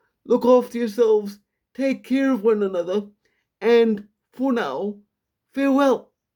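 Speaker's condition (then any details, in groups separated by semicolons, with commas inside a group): Quadriplegic cerebral palsy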